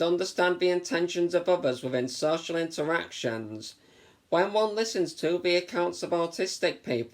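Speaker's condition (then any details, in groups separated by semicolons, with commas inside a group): No condition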